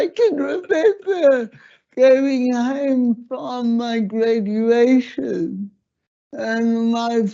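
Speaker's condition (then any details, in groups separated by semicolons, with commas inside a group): Slurred speech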